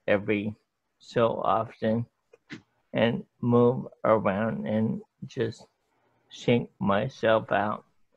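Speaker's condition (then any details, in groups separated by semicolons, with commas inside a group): ALS; hard time speaking, speech obviously affected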